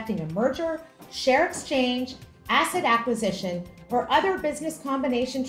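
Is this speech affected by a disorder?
No.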